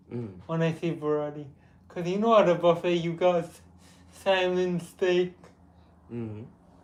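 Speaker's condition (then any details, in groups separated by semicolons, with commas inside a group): Cerebral palsy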